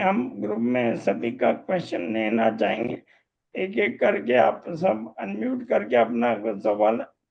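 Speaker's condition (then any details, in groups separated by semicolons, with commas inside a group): Motor neurone disease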